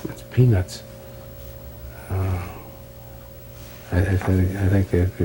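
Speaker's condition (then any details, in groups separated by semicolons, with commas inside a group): Parkinson's disease; slowed down, on medication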